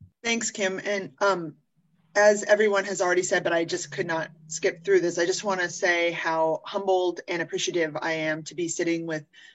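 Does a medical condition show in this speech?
No.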